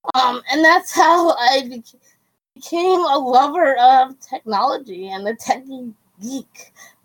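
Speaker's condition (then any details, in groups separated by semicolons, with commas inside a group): Cerebral palsy; quadriplegic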